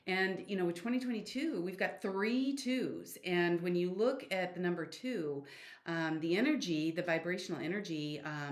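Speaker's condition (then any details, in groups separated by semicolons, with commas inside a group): No condition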